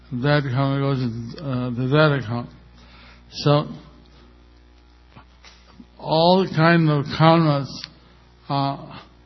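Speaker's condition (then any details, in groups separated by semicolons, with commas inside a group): Stroke with facial paralysis; undergoing therapy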